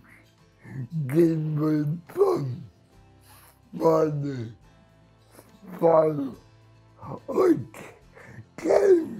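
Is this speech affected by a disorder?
Yes: athetoid cerebral palsy; athetoid type, spine curving; inadequate seating, needs custom molded seating; breathing trouble, poor swallowing, blended food, seating affects speech.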